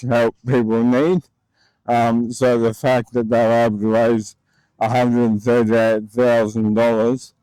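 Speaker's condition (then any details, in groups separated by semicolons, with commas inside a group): Motor neurone disease; recently diagnosed, motorized wheelchair, dietician, physio, occupational therapy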